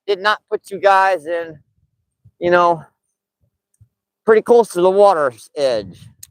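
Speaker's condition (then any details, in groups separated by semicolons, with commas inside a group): No condition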